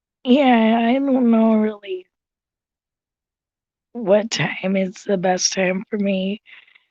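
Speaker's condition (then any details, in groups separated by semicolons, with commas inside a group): Cerebral palsy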